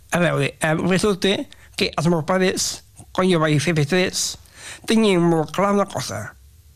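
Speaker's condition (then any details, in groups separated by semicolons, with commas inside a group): Down syndrome; present since early childhood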